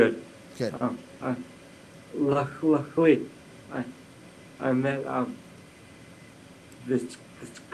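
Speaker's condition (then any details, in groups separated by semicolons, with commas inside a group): Brain injury; one hand impaired, cannot type with it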